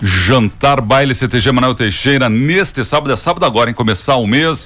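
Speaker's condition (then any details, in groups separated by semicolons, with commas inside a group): No condition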